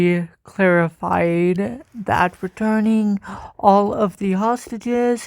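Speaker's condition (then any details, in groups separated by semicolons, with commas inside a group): Cerebral palsy; from birth, walks with walker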